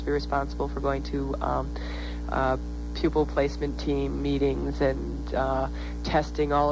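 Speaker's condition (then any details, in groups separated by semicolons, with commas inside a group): No condition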